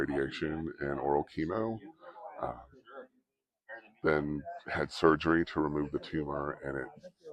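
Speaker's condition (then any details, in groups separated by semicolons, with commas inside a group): No condition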